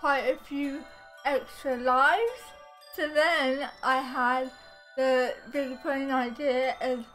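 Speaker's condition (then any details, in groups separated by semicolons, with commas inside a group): Cerebral palsy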